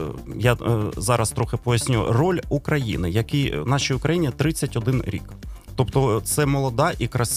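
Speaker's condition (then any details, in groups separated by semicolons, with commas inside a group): No condition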